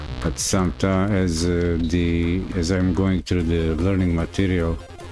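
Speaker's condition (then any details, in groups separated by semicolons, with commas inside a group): No condition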